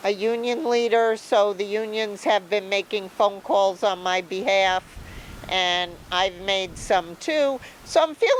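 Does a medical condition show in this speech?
No.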